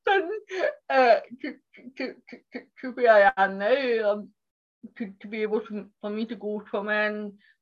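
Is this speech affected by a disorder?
Yes: cerebral palsy; speech impairment.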